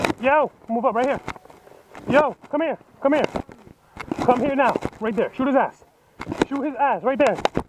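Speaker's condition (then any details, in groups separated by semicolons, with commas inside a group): No condition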